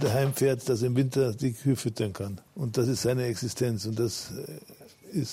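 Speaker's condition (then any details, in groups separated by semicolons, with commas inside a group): Parkinson's disease; almost no tremor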